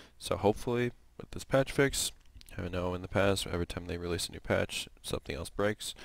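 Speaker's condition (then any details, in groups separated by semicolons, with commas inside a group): No condition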